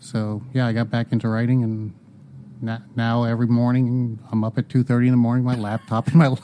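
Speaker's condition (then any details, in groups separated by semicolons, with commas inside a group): No condition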